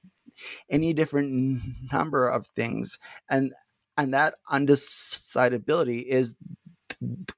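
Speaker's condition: Stuttering; little stuttering during this recording; not stuttering much at time of recording; repeated words, prolonged sounds

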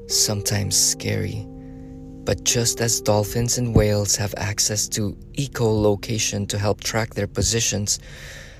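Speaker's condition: No condition

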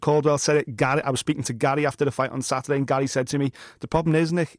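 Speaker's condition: No condition

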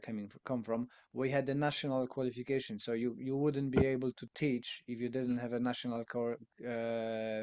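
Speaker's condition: No condition

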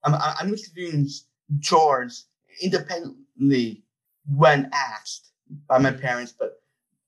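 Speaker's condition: Down syndrome; 25-year-old man; described as very articulate in giving details, public speaker, gave TEDx talk, hosts own podcast

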